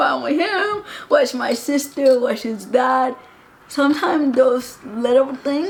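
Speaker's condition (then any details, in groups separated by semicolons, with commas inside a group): Cerebral palsy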